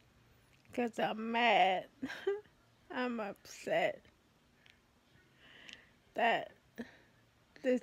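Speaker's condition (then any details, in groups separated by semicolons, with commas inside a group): ALS; affects hands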